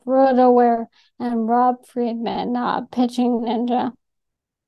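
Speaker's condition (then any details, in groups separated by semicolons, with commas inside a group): ALS; Columbia University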